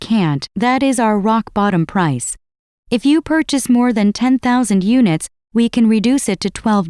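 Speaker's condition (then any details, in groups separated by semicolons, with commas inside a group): No condition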